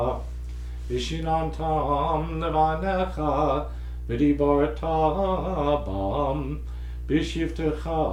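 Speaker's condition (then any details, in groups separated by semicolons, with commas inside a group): No condition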